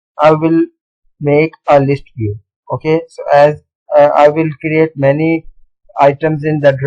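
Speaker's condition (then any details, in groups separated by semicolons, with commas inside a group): No condition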